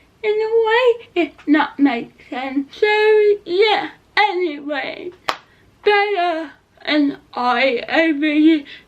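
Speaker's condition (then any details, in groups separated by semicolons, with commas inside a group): Cerebral palsy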